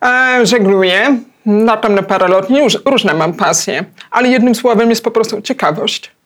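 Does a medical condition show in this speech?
Yes: hard of hearing, cochlear implant.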